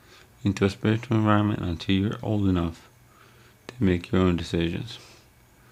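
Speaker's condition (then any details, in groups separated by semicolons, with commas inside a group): Cerebral palsy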